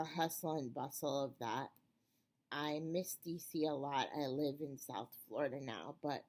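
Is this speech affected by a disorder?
Yes: cerebral palsy; wheelchair user.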